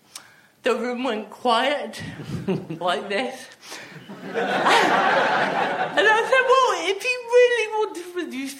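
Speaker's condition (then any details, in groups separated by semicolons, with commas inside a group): Athetoid cerebral palsy; athetoid cerebral palsy with myotonia and ataxia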